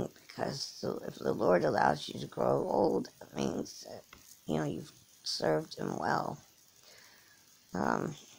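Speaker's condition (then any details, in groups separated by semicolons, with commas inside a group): Cerebral palsy; from birth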